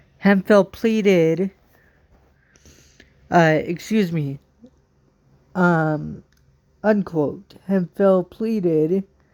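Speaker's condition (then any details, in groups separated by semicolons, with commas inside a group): Cerebral palsy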